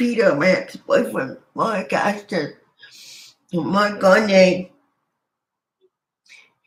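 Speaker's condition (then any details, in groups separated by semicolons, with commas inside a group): Cerebral palsy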